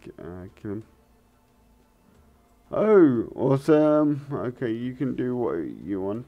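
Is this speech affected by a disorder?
Yes: cerebral palsy.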